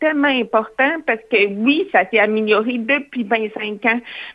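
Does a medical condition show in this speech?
Yes: hearing loss with cochlear implant; hard of hearing, cochlear implant at age 4, operated very young, uses interpreters; masks make understanding others harder.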